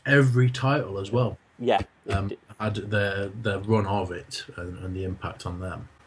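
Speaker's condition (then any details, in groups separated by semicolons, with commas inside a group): No condition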